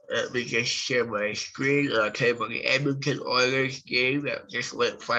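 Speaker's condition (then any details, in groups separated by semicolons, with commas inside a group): Cerebral palsy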